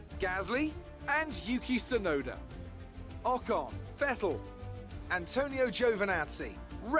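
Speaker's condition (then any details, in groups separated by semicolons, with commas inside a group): No condition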